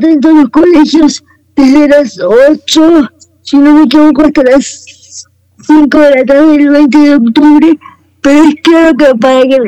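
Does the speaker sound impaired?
Yes: cerebral palsy; wheelchair user, some leg movement, more mobility as child, never walked with canes, needs assistance; no seizures, no medication; voice and way of speaking affected by cerebral palsy, per host.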